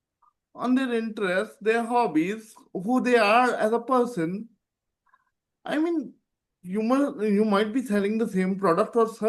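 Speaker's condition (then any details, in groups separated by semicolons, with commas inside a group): Cerebral palsy; present from birth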